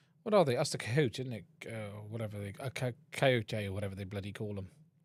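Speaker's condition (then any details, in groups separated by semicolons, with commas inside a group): No condition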